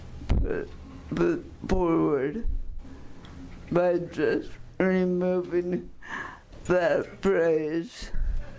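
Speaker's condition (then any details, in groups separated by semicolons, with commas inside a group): Cerebral palsy; since birth, scooter for mobility through Medicare given about 15 years ago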